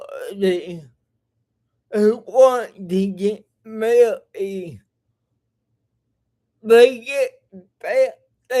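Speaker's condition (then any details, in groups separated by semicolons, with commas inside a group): Cerebral palsy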